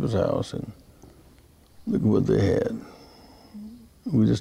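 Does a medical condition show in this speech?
Yes: Parkinson's disease; speech therapy.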